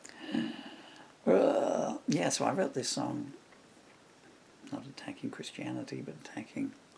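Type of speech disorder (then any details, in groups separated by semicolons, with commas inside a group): Severe bulbar dysarthria; progressive bulbar palsy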